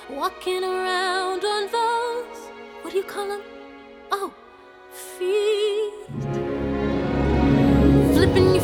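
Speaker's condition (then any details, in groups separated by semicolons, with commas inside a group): No condition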